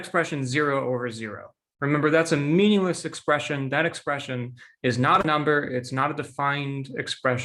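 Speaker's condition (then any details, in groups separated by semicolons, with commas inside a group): No condition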